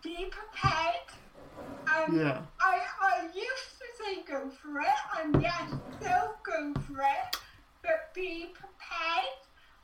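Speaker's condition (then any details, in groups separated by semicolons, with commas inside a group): Cerebral palsy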